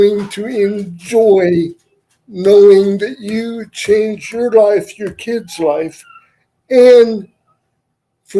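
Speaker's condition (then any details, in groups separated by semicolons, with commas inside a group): Cerebral palsy; uses wheelchair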